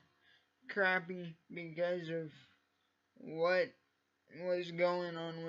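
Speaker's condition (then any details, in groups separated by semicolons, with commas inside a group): Cerebral palsy; from birth, uses wheelchair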